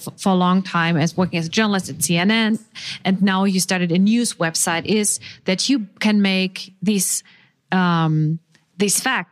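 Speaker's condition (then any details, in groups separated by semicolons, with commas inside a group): No condition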